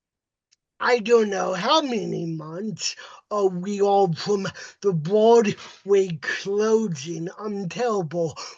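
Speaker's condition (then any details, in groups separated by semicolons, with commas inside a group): Cerebral palsy; uses walker and wheelchair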